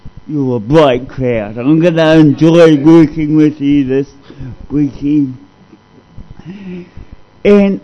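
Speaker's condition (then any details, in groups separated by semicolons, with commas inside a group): Cerebral palsy; discovered at age 2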